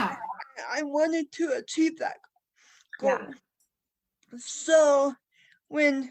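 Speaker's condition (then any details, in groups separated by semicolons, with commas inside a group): Cerebral palsy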